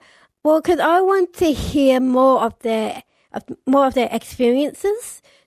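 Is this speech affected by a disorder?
Yes: Down syndrome; lifelong, since birth; age 39.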